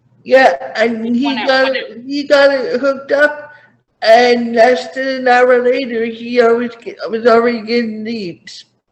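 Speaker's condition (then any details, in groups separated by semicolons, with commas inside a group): Cerebral palsy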